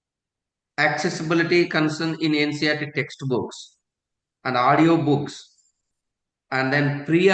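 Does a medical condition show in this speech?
No.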